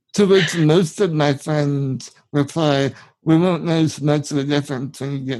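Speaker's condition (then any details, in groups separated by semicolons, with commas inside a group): Spinal muscular atrophy, severe; genetic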